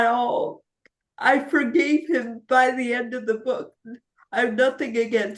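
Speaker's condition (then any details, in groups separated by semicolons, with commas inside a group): Cerebral palsy; speech not affected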